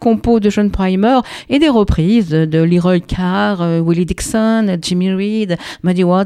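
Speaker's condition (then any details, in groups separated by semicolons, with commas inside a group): No condition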